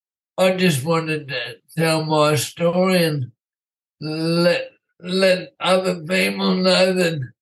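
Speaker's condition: Primary lateral sclerosis; voice and throat affected, short one or two word replies, voice needs rest and saving

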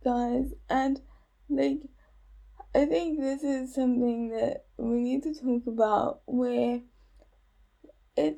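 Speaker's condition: Cerebral palsy; age 29

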